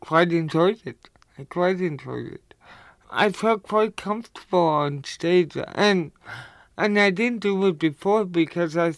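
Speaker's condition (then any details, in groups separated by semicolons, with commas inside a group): Cerebral palsy; limited coordination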